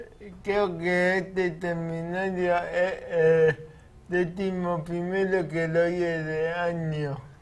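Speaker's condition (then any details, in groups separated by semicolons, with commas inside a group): Cerebral palsy; cerebral palsy from birth, delivery injury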